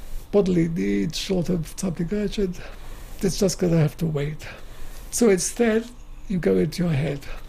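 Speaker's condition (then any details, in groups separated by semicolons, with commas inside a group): Motor neuron disease; wheelchair user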